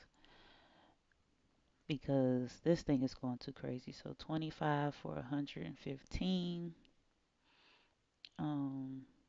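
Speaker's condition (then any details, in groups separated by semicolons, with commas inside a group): No condition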